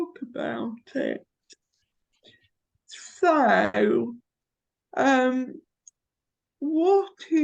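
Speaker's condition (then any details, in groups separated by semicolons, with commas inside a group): Cerebral palsy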